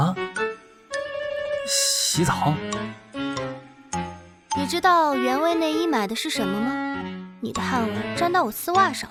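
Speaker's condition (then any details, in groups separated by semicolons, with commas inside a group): No condition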